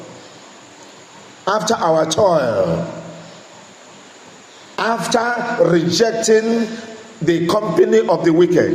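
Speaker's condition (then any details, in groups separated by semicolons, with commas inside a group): No condition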